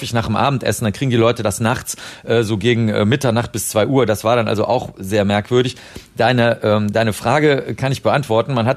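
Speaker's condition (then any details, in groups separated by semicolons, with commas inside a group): No condition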